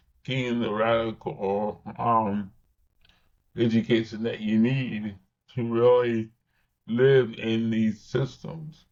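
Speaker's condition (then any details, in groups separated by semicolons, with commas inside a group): Cerebral palsy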